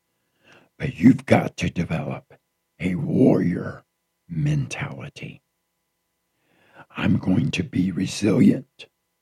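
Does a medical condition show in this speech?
Yes: throat cancer, partial laryngectomy; half of voice box removed.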